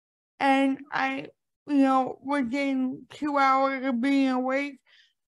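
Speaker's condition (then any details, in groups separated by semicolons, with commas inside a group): Cerebral palsy; cannot stand long even assisted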